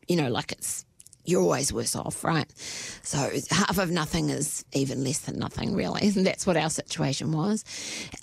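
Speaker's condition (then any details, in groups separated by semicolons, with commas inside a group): Spasmodic dysphonia; lifelong, onset within months after prolonged stress settled, brain-to-voice-box neurological pathway interrupted, prior speech therapy; Botox injections every 3 months, working well, near end of 3-month cycle; voice does weird stuff, hard to get right, audibly worse near end of Botox cycle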